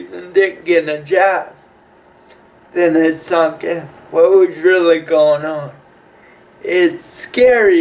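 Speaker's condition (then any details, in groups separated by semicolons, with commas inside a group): Cerebral palsy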